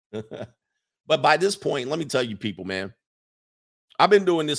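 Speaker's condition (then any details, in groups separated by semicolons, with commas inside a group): No condition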